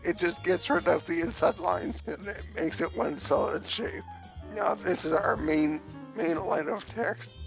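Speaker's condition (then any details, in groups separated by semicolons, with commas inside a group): Cerebellar ataxia from brain tumour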